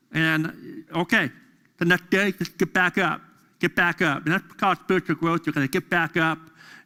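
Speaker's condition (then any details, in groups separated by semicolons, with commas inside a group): Deafness; deaf during school years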